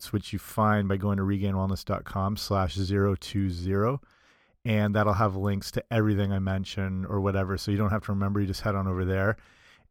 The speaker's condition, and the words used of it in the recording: None; typical speech.